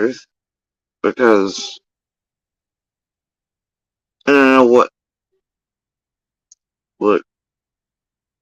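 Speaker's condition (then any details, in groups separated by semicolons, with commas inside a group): Facial paralysis after surgery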